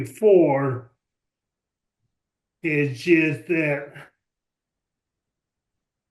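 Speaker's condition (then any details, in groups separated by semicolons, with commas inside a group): ALS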